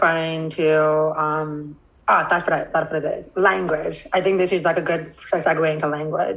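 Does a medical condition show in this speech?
Yes: deafness, cochlear implant; congenital deafness, cochlear implant right, hearing aid left, implant revision surgery, off-ear Kanzo processor; no sound without implant or hearing aid, never learned sign language; deaf accent, speech differs from hearing speakers, communicates by spoken language.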